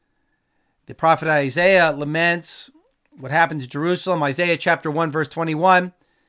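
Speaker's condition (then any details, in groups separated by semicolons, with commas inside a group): No condition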